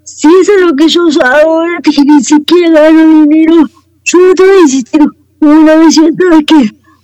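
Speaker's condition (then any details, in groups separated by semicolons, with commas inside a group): Cerebral palsy; wheelchair user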